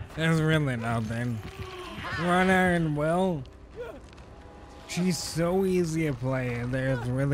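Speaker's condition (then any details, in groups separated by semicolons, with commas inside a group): ALS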